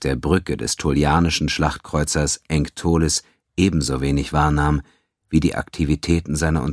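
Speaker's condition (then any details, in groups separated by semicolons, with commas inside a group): No condition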